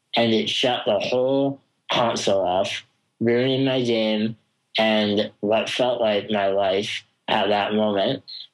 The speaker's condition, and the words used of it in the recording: Spinal muscular atrophy. It affects every muscle in my body from my legs to my arms to my jaw and my tongue, which obviously affects my ability to talk